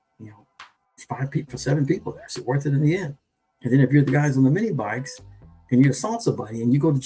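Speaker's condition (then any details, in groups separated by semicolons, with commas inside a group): No condition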